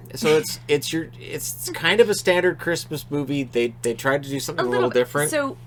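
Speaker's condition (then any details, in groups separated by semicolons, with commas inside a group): No condition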